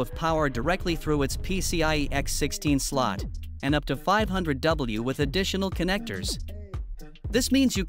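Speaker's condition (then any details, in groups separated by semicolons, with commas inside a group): No condition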